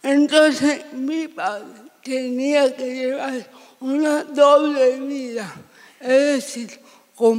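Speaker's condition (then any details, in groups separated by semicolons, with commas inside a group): Severe cerebral palsy; severe, from birth, seven years bedridden; walks after dance therapy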